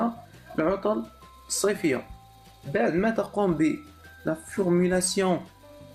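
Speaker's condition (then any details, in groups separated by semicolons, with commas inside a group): No condition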